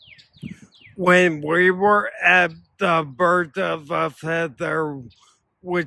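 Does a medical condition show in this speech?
Yes: ataxia.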